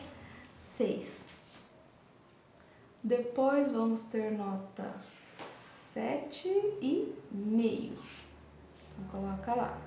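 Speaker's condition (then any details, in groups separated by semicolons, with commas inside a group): No condition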